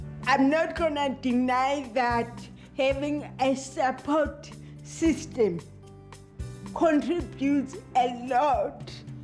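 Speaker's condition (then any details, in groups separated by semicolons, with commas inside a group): Cerebral palsy; moderate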